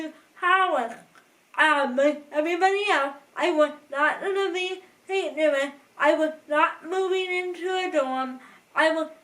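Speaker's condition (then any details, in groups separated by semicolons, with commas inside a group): Cerebral palsy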